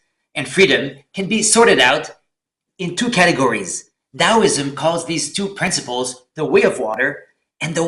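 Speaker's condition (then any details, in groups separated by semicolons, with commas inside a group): No condition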